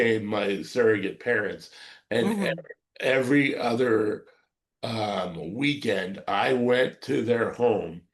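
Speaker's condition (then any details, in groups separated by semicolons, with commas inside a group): Cerebral palsy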